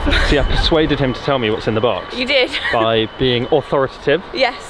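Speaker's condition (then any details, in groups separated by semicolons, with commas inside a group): No condition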